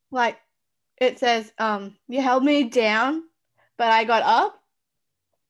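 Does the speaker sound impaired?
Yes: Down syndrome; now speaks publicly.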